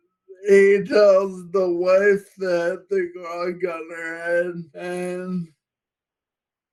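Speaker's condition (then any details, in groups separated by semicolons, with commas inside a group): Friedreich's ataxia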